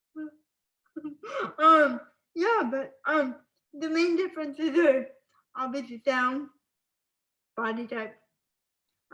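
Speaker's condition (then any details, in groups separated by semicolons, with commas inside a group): Spastic cerebral palsy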